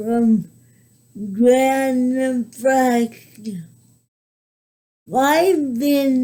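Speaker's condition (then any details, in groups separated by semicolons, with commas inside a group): Cerebral palsy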